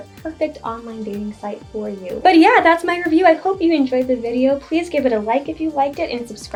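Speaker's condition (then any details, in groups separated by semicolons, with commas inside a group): No condition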